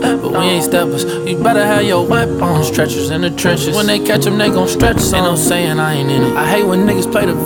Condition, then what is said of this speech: No condition.